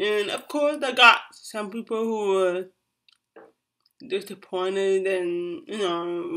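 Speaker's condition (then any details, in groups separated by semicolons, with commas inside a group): Cerebral palsy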